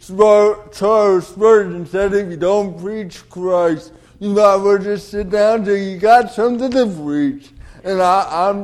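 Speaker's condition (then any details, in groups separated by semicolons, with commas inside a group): Cerebral palsy; oxygen loss at birth, cord around neck, delayed development, diagnosed at 18 months, Kennedy Krieger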